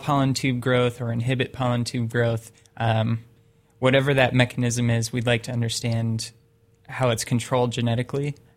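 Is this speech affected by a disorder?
No.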